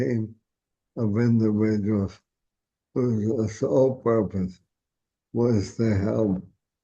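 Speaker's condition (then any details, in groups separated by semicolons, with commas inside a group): ALS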